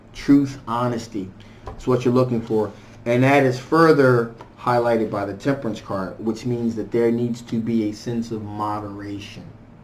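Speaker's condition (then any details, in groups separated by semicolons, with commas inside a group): No condition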